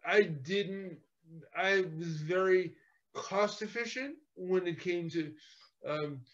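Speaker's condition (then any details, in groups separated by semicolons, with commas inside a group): Cerebral palsy; physical therapy in childhood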